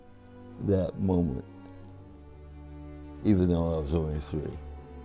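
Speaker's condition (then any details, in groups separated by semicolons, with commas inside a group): Cerebral palsy; from birth; able to hike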